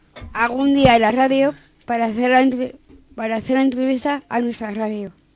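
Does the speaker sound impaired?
Yes: Down syndrome; radio program of fundación síndrome de down de madrid.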